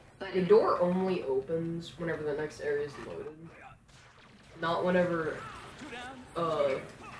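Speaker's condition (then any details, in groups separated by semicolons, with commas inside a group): No condition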